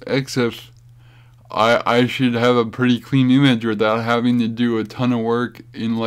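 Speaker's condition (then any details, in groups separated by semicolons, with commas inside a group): Cerebral palsy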